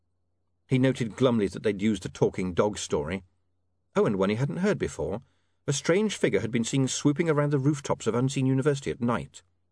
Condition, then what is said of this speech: No condition.